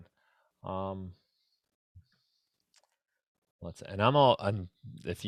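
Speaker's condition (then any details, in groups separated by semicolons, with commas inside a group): No condition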